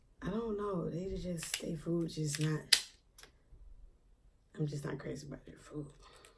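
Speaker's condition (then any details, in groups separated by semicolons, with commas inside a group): No condition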